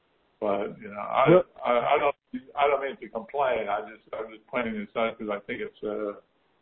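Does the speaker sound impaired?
Yes: Parkinson's disease; stem cell infusions in houston, infusions finished, assessment due in september; physical therapy, in-person Parkinson's discussion groups found helpful.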